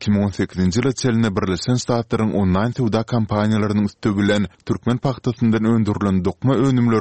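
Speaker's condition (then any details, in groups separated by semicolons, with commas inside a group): No condition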